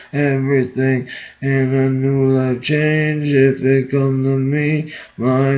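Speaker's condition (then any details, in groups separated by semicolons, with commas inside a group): Brain injury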